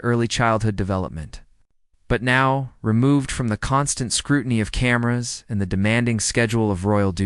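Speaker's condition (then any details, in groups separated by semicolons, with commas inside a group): No condition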